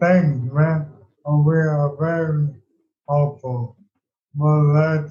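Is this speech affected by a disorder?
Yes: ALS; walked with two walking sticks at an earlier stage.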